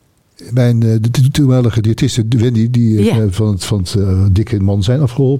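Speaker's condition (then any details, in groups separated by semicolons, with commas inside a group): Parkinson's disease; progressive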